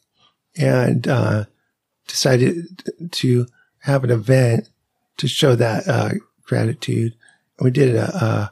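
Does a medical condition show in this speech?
Yes: ALS; weakness and fasciculations at onset.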